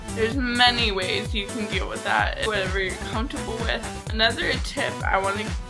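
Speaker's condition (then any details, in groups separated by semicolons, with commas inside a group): Cerebral palsy, mild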